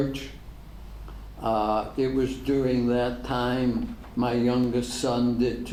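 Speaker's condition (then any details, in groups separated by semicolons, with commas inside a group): ALS; degenerative; diagnosed ten years ago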